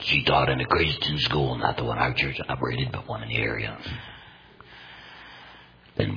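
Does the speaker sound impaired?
Yes: total laryngectomy; complete laryngectomy for larynx cancer, voice prosthesis; unusual tone of voice, may sound painful to listeners, no pain speaking, understandable with careful listening.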